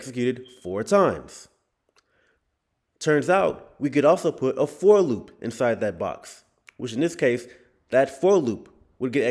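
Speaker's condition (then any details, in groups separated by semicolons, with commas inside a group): No condition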